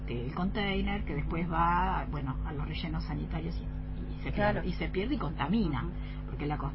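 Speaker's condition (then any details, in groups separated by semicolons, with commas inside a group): No condition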